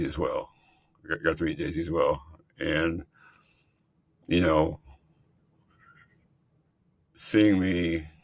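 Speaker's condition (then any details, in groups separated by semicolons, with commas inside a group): Multiple system atrophy; central hypoventilation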